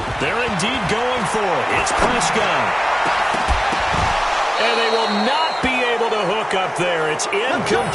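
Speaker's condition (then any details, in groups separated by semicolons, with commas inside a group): No condition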